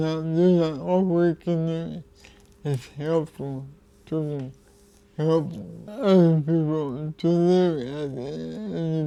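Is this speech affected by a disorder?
Yes: cerebral palsy.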